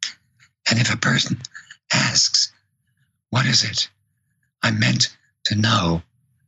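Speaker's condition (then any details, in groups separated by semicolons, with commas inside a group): Vocal cord paralysis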